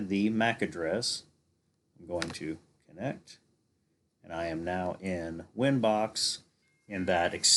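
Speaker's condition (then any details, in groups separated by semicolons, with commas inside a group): No condition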